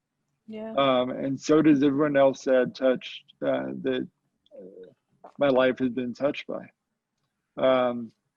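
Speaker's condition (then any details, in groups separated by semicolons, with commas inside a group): Cerebral palsy, mild; mild form affects speech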